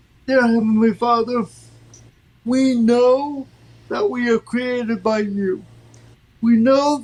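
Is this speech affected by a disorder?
Yes: cerebral palsy; from birth.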